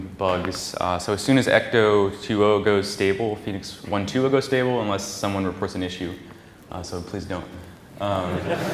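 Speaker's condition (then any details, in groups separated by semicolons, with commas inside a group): No condition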